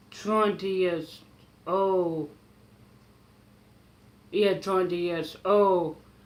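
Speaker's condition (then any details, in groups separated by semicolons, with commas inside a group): Mild cerebral palsy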